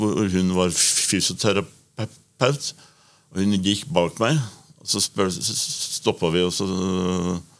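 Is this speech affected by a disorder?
Yes: stuttering; stuttering since at least school start, lifelong with ups and downs; struggled with reading aloud at school, anticipates problem words and substitutes other words; here repeated sounds.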